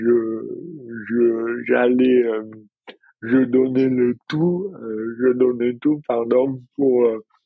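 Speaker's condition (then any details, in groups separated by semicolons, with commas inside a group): Dystonia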